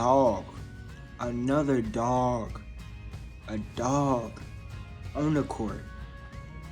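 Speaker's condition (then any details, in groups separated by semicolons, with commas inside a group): No condition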